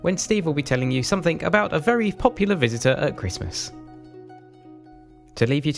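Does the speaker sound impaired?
No.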